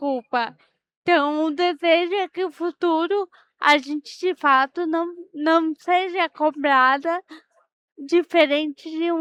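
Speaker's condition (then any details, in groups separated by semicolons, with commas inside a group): Cerebral palsy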